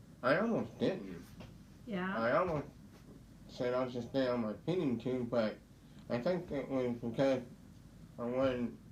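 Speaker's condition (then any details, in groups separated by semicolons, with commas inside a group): Dystonia; oropharyngeal form; starting swallow therapy; affects swallowing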